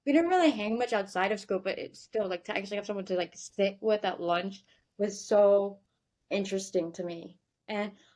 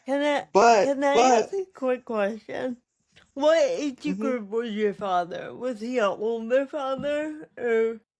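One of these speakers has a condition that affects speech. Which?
The second: mixed type cerebral palsy; mixed type, from birth, oxygen lack in womb, whole body; spasticity, hypotonia, ataxia.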